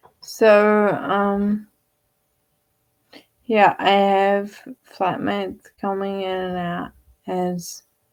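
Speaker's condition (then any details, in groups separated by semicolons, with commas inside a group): Friedreich's ataxia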